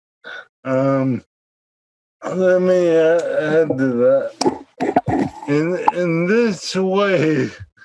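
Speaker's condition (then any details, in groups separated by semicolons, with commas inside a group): Cerebral palsy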